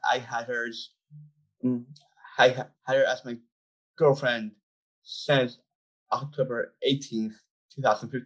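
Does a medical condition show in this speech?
Yes: Down syndrome; public speaker.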